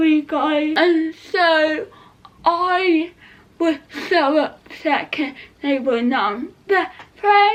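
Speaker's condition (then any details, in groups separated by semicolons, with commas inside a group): Cerebral palsy; not quadriplegic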